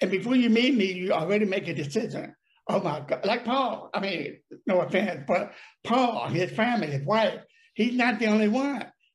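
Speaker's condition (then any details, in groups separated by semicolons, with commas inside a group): Deafness; speech problem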